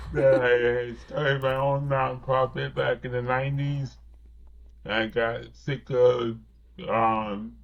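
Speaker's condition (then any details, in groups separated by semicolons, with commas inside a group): Cerebral palsy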